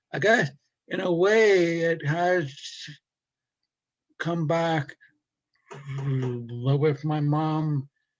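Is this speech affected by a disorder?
Yes: stutter from brain injury.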